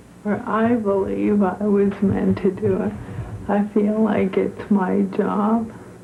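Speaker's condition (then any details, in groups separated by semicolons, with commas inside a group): ALS; diagnosed at 38, barely walks, hands lost, strong liquid medication; voice barely audible, later almost unintelligible, swallowing and breathing problems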